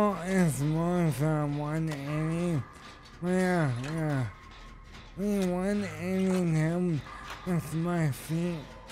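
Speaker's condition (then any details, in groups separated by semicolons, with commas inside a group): ALS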